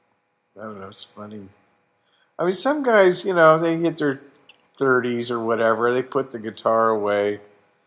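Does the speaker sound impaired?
No.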